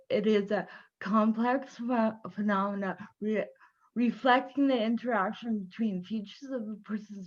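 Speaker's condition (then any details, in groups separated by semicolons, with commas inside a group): Cerebral palsy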